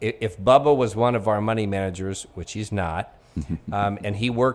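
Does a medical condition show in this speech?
No.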